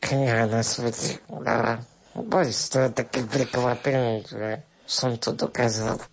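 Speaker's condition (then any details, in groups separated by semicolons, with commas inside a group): Spinal muscular atrophy with tracheostomy; ventilator breathing support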